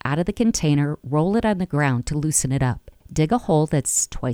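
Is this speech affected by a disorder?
No.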